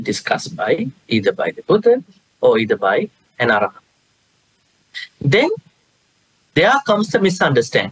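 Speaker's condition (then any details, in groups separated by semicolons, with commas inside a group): No condition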